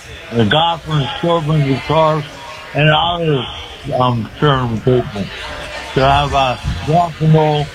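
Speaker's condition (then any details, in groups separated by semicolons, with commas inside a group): Speech impediment; can walk without walker; listeners unsure of meaning, replies hard to follow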